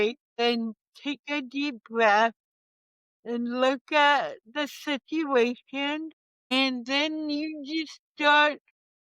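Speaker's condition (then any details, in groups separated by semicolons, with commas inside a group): Cerebral palsy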